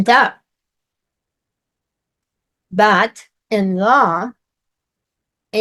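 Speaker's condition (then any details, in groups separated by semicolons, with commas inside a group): Myasthenia gravis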